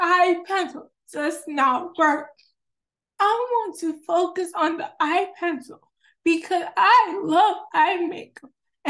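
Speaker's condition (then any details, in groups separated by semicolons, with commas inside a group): Cerebral palsy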